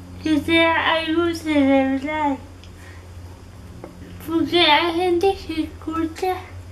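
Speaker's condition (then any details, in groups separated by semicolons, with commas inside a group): Cerebral palsy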